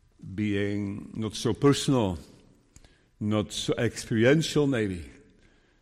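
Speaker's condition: Parkinson's disease; diagnosed 5 years ago

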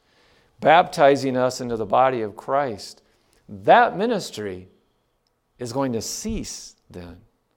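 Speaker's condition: No condition

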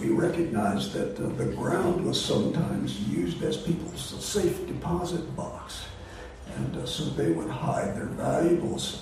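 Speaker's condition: Voice disorder; not contagious

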